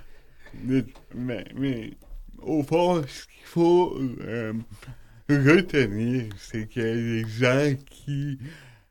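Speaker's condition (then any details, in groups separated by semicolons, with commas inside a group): Cerebral palsy; wheelchair user, stair-climbing wheelchair chosen for autonomy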